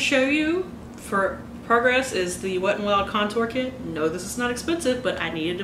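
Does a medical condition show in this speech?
No.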